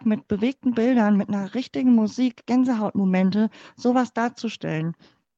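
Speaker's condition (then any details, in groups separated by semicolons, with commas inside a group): Cleft palate; congenital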